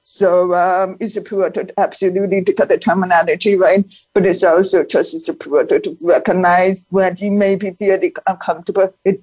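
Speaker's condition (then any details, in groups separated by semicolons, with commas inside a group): Profound deafness; profound deafness since childhood, 18 years of speech therapy, later learned sign language; uses sign language interpreters, captioning and other communication tools; learned to talk through speech therapy, unfamiliar speech pattern, sometimes not understood, must repeat herself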